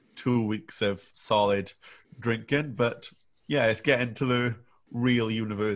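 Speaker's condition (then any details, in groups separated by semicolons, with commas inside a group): No condition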